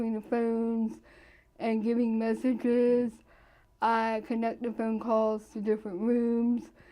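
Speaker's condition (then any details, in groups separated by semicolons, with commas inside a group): Cerebral palsy; present from birth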